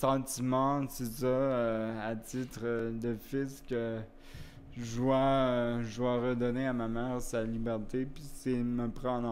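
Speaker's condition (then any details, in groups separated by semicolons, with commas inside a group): Cerebral palsy; wheelchair use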